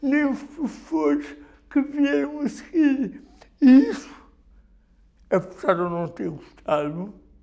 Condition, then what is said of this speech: Cerebral palsy. O facto de ter dificuldades a falar leva, do outro lado, muito difícil associar erradamente a um déficit intelectual ou algo desse género.